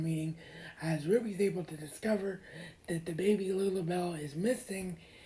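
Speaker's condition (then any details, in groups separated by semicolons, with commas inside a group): Cerebral palsy; wheelchair bound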